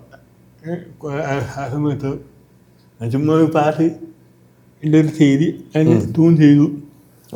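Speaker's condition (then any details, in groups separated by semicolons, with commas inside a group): Cerebral palsy; from birth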